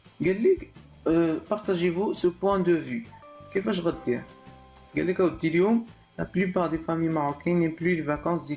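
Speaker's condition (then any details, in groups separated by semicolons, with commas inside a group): No condition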